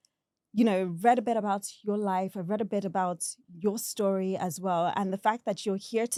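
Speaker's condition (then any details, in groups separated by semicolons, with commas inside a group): No condition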